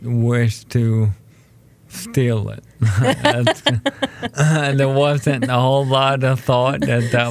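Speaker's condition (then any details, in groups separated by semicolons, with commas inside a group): ALS; told condition is terminal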